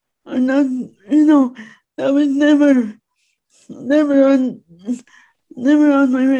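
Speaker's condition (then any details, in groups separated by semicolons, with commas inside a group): Speech impediment; finds writing easier than speaking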